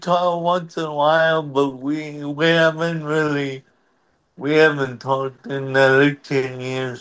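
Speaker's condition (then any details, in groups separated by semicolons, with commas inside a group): Cerebral palsy; present from birth, could walk a little as a child, wheelchair over the years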